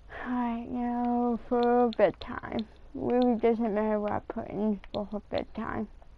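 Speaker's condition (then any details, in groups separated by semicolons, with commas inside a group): Cerebral palsy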